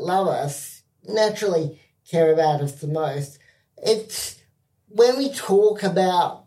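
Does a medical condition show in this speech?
Yes: cerebral palsy; spastic quadriplegia, physical disability.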